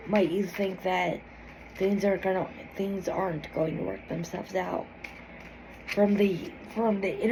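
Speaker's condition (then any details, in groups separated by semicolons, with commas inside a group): Cerebral palsy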